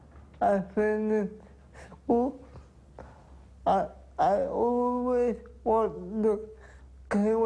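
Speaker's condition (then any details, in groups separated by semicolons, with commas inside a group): Cerebral palsy; from infancy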